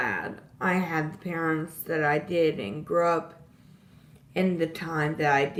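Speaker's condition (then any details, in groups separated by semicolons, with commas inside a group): Disability causing slurred speech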